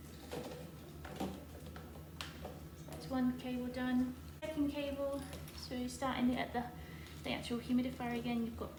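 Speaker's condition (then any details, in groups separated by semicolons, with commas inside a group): No condition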